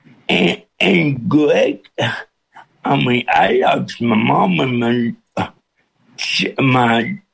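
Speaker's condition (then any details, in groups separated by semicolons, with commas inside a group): Cerebral palsy with speech impediment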